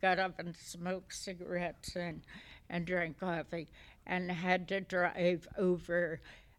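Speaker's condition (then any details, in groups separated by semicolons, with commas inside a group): Essential tremor; essential tremor affecting voice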